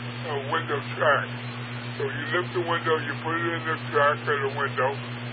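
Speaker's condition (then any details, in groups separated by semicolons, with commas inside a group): Parkinson's; largely wheelchair bound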